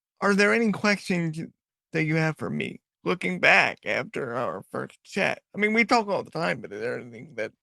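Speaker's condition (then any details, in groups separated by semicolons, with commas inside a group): Cerebral palsy; voice sometimes sounds childlike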